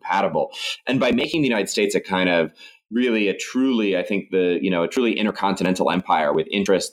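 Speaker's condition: No condition

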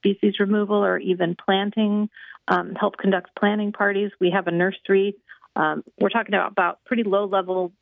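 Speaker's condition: No condition

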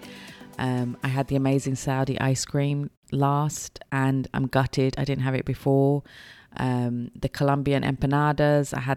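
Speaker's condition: No condition

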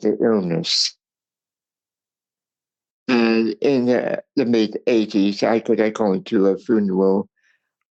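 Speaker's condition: Cerebral palsy; speech impairment

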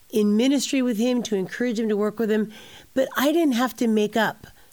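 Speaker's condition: No condition

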